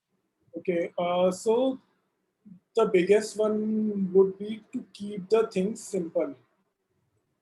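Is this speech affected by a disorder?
Yes: stuttering; stuttering since childhood; learned techniques from co-founder meet, gained some confidence, first user of StammerAI exercises; here prolonged sounds.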